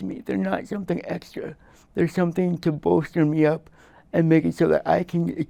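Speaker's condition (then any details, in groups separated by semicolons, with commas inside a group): Spastic quadriplegic cerebral palsy; limbs and body tight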